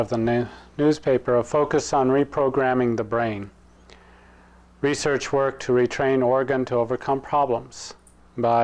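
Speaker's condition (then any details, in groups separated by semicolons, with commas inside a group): No condition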